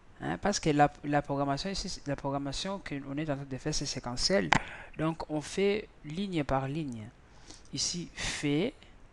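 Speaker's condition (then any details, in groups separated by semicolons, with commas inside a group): No condition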